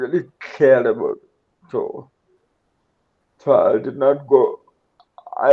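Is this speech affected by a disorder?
Yes: cerebral palsy.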